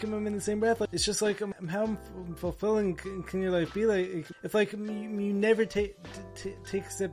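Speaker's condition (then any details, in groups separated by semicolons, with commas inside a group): Stammer and stutter; near-fatal illness at 20, 3-day coma, 9 days ventilator, feeding tube, 4 hospitals in 6 weeks; ongoing speech issues, some improvement noted; speech impediment, described as barely able to speak; repeated sounds, prolonged sounds, blocks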